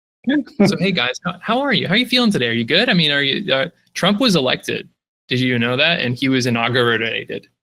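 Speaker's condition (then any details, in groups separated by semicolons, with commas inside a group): No condition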